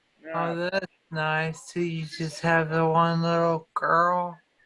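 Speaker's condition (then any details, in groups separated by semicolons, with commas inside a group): Multiple sclerosis; primary progressive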